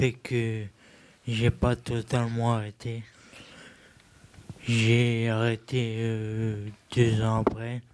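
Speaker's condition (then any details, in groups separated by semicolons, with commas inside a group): Acquired brain injury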